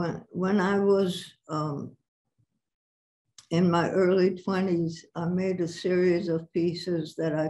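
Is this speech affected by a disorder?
Yes: Parkinson's; about six years since onset.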